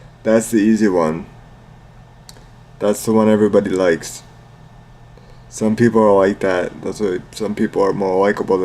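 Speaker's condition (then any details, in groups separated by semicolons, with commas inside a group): Cerebral palsy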